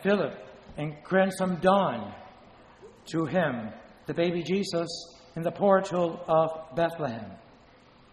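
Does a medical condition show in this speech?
No.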